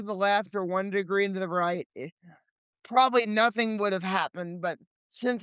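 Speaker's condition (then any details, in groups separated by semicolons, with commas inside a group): Cerebral palsy; limited mobility, legs; age 28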